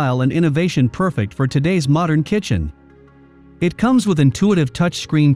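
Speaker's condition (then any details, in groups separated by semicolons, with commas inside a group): No condition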